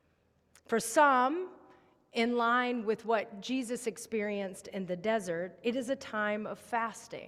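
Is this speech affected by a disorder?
No.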